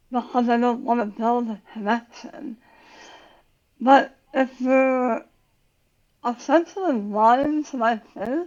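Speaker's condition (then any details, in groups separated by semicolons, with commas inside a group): Tongue cancer surgery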